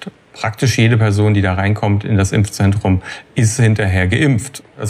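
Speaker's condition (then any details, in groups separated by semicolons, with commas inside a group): No condition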